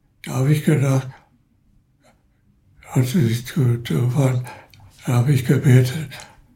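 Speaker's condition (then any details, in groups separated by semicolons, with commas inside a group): Parkinson's disease; arm tremor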